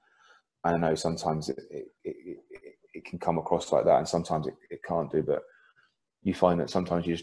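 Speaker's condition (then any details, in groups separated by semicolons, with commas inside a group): Stutter; worsened markedly during period of severe anxiety and paranoia; on antidepressants, psychotherapy with therapist in Bristol funded by RPA, after Cognacity consultation, improving; stuttering increased a lot when anxiety symptoms were at their worst; repeated sounds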